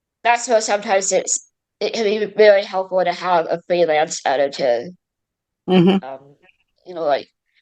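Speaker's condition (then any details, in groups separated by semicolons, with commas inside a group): Cerebral palsy, mild; throat speech surgery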